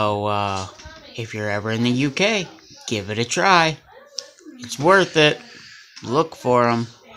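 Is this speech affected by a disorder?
No.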